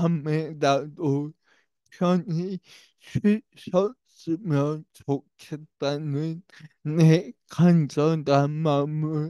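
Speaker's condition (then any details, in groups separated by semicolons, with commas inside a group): Brain lesion disability; self-described speech disability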